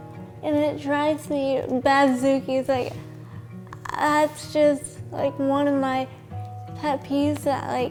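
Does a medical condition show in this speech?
Yes: cerebral palsy; from birth, uses walker.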